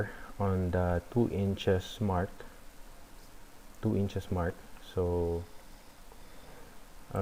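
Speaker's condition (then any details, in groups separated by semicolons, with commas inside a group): No condition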